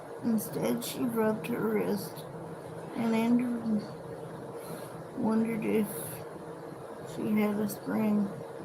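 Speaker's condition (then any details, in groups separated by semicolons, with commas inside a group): Cerebral palsy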